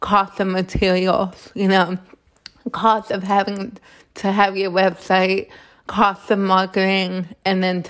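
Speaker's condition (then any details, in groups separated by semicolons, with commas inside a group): Cerebral palsy; born two months premature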